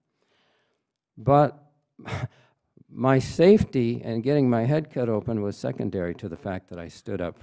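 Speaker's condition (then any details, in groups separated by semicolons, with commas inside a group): No condition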